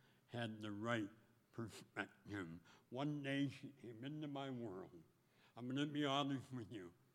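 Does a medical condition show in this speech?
Yes: speech impediment; could not speak or chew in childhood, first operation in North Dakota, 17 surgeries, 6 years of therapy; taught tongue movement at 12, voicing with clothespin on nose, mirror under lips, impediment recognizable on radio.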